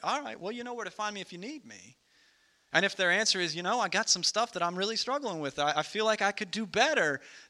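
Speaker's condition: No condition

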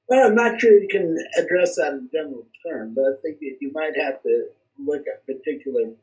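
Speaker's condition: Cerebral palsy; speech not affected

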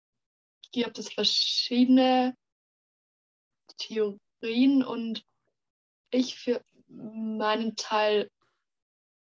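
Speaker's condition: Stuttering; stuttering since kindergarten age, many logopedists and speech therapists, stuttering therapy groups with other stutterers; 18 years old, fighting stuttering less with pressure and resistance; part-word and word repetitions, we wegzulaufen; prolonged sounds

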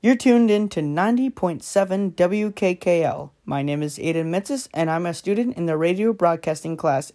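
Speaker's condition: No condition

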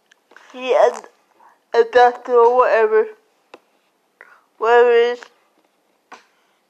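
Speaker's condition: Cerebral palsy; slurred speech

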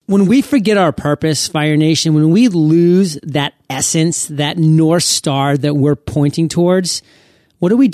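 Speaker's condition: No condition

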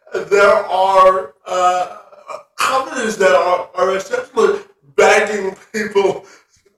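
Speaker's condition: Spastic quadriplegic cerebral palsy; cannot walk without assistance, learned at age nine this is lifelong

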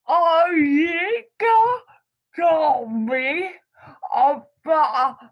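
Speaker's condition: Cerebral palsy; words may be hard to catch

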